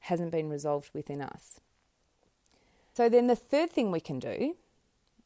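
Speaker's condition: No condition

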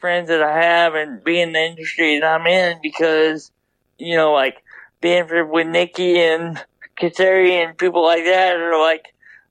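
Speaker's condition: Double hemiplegia cerebral palsy; horse therapy since age 5

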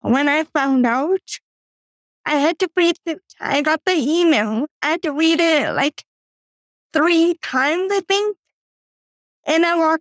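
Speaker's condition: Cerebral palsy; from birth

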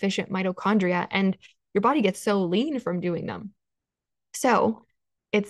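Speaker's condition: No condition

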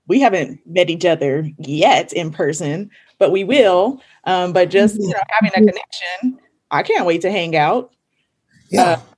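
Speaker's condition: No condition

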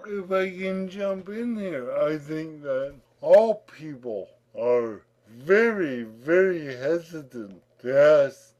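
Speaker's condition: Cerebral palsy; childhood-onset, occupational and speech therapy

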